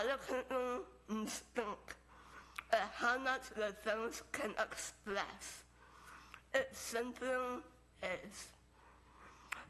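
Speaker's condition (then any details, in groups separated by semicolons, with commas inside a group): Moebius syndrome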